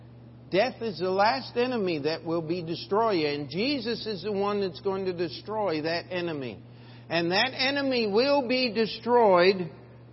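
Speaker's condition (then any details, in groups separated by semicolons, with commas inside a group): No condition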